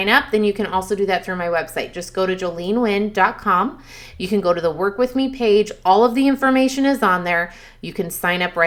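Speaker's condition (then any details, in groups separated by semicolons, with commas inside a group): No condition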